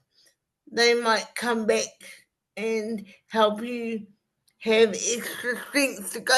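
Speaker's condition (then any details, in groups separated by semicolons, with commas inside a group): Cerebral palsy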